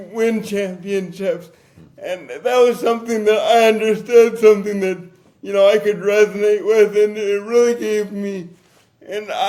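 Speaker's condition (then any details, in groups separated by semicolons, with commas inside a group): Cerebral palsy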